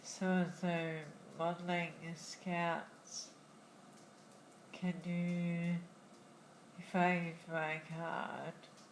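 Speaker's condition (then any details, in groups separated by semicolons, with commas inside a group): Friedreich's ataxia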